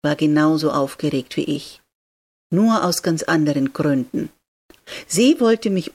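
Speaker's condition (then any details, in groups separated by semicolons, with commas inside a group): No condition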